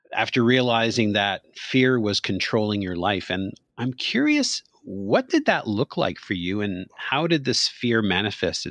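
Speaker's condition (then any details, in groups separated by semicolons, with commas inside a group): No condition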